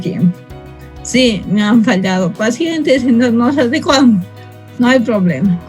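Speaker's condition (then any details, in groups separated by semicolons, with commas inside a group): Cerebral palsy from birth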